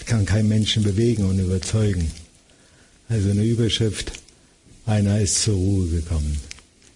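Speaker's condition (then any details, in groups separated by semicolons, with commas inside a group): Parkinson's disease; diagnosed at age 57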